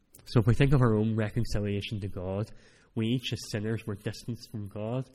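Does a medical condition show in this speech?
Yes: cleft palate; speech not that clear at times.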